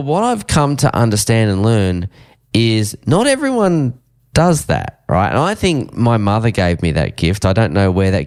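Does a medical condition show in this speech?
No.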